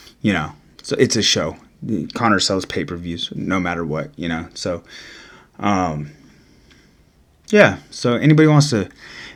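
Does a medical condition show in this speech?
No.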